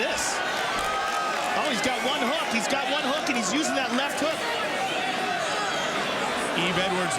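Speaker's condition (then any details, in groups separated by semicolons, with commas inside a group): No condition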